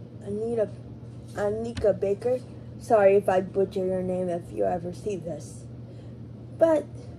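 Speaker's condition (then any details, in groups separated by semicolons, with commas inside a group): Cerebral palsy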